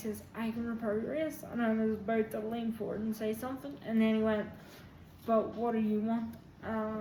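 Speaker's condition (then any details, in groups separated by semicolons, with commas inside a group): Quadriplegic cerebral palsy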